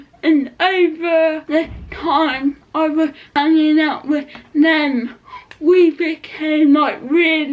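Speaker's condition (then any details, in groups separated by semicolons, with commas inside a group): Cerebral palsy; not quadriplegic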